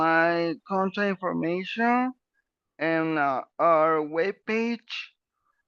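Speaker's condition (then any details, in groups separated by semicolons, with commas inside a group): Cerebral palsy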